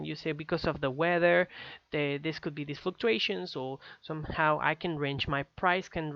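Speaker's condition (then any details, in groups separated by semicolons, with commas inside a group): No condition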